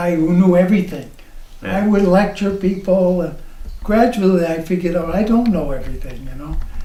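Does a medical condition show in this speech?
Yes: ALS.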